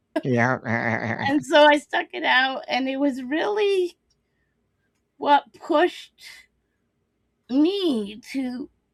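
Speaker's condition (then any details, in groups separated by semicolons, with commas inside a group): Cerebral palsy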